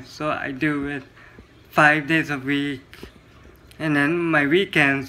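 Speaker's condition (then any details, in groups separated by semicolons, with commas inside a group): Cerebral palsy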